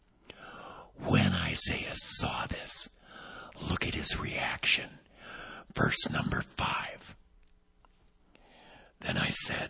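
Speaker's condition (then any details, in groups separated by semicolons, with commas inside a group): Vocal cord paralysis, unilateral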